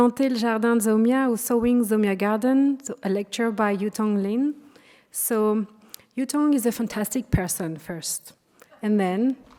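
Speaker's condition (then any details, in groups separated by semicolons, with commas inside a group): No condition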